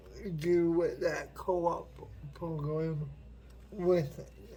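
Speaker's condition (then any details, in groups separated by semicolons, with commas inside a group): Cerebral palsy; uses wheelchair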